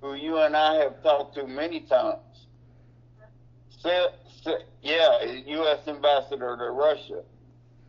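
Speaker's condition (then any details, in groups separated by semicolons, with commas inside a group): Cerebral palsy; mobility affected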